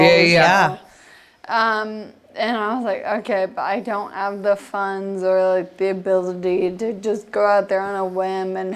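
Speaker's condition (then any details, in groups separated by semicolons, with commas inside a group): Friedreich's ataxia; progressive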